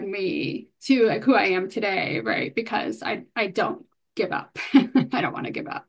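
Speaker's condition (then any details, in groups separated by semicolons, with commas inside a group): Hearing loss, bilateral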